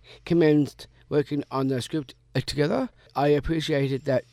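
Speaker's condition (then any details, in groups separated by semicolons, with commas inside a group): Down syndrome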